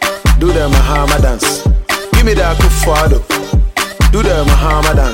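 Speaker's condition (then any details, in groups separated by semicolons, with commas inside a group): No condition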